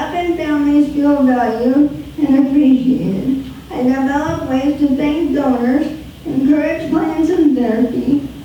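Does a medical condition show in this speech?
Yes: spastic quadriplegic cerebral palsy.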